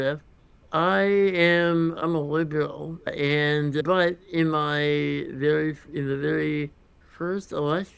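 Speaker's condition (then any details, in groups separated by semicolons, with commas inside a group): Congenital muscular dystrophy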